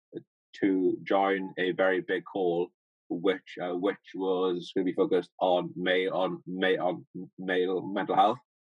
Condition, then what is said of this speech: Stuttering. But it's still there to a point, and there's still quite a few cases where I do stutter.